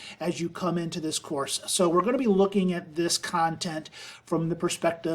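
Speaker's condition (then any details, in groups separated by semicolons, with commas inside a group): No condition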